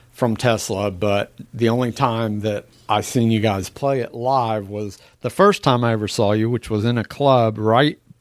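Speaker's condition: No condition

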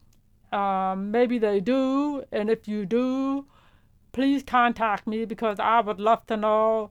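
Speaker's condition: Profound deafness; headphones too quiet

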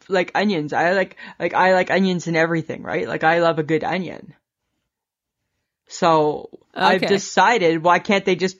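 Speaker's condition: No condition

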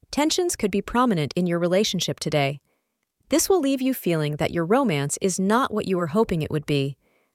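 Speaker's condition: No condition

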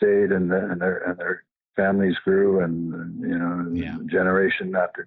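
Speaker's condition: Parkinson's; past cancer

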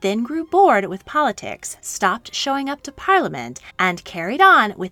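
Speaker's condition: No condition

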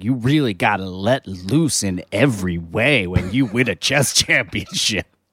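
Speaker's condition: No condition

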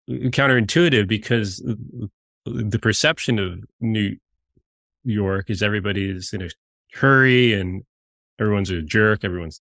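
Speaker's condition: Stutter; still stutters as adult; stutters visibly and audibly; blocks

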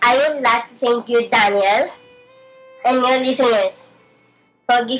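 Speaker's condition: Down syndrome; regular speech therapy, reading practices, public speaking and mc work to build confidence

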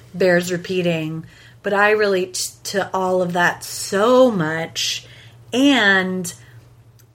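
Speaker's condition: No condition

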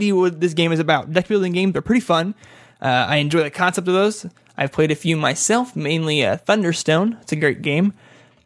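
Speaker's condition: No condition

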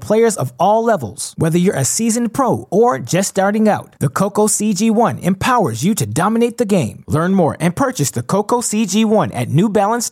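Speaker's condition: No condition

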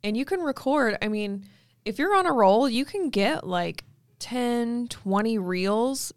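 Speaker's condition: No condition

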